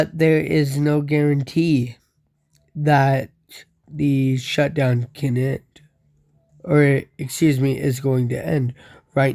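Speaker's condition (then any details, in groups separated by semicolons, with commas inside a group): Cerebral palsy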